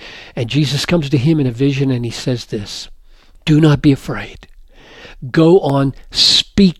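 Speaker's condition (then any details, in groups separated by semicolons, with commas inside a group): No condition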